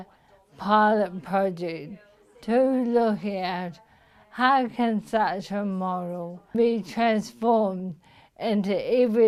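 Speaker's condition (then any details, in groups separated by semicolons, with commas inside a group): Motor neuron disease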